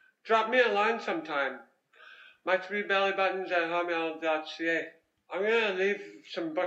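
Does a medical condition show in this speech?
Yes: head and neck cancer; relearned swallowing and speaking twice, feeding tube twice.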